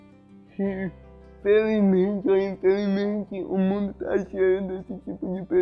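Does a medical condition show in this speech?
Yes: cerebral palsy; some difficulty speaking.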